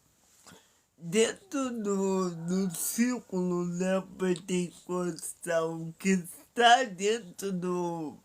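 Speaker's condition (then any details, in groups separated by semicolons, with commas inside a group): Paralysis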